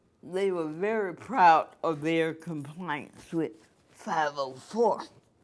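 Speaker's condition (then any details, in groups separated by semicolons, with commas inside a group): Cerebral palsy; from birth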